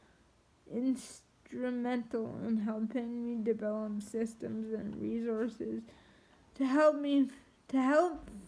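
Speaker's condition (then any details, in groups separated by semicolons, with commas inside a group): Triplegic cerebral palsy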